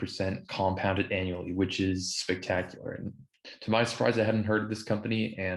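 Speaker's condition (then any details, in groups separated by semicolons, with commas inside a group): No condition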